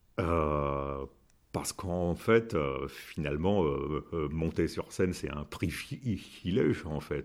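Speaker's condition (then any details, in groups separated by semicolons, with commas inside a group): Stuttering; at storytelling start needed body tension, striking chest and arms to overcome blocks, still some; stutter audible to listeners during interview; voice can block, gets stuck mid-sentence, eased by storytelling voice with stronger projection; repeated sounds, prolonged sounds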